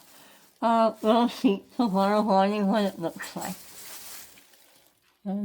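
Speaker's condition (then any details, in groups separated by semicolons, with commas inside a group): Head and neck cancer; tracheostomy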